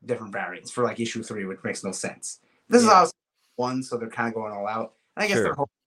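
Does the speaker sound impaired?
No.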